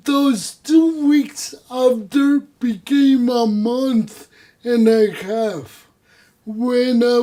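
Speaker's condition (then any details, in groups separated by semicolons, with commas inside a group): Cerebral palsy; no voice control, unusual voice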